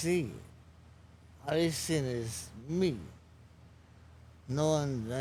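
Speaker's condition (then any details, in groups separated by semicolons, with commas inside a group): Traumatic brain injury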